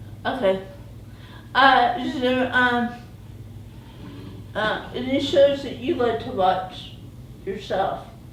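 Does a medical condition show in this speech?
Yes: cerebral palsy; present from birth; walks with walker, walking declined, spinal stenosis.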